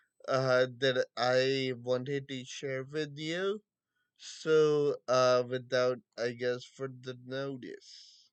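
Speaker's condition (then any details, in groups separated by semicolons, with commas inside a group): Friedreich's ataxia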